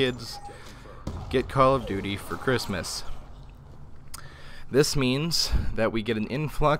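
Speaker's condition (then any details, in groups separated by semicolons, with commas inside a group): No condition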